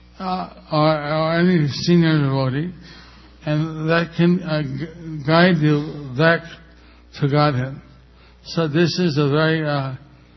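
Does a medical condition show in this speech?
Yes: stroke with facial paralysis; stroke a little over a year ago, one side of face a little paralyzed; a little over a year since stroke, undergoing therapy; pronunciation less clear than before due to partial facial paralysis.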